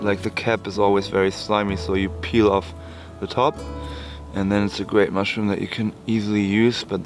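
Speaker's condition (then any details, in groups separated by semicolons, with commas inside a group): No condition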